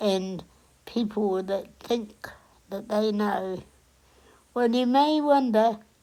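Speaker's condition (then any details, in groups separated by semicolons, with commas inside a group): Cerebral palsy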